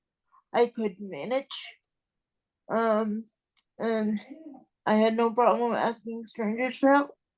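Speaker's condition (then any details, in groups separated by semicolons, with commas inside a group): Cerebral palsy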